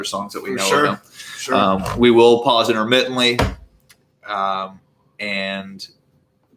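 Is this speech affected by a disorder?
No.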